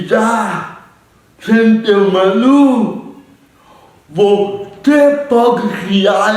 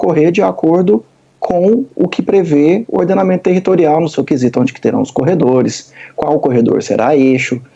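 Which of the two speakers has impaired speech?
The first: cerebral palsy; physical and intellectual disability, prenatal injury from gunshot; age 49, late difficult walking; no speech early in life.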